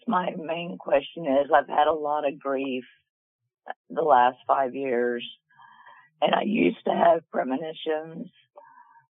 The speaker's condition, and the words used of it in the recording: Vocal cord paralysis. Sound hoarse because I have a paralyzed vocal cord.